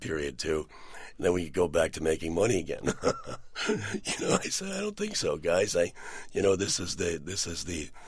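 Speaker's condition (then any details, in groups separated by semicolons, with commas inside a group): Partial laryngectomy for throat cancer; 80% larynx removed, Cleveland Clinic experimental surgery attached left neck muscles; years after surgery, voice improved, still noticeably altered, complimented as sexy; mute about two years after surgery, then sounded like Brando in the Godfather, long-term trach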